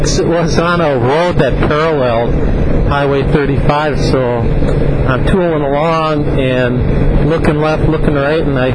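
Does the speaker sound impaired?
No.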